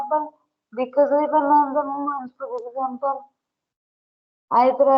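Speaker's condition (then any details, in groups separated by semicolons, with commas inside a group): Brain injury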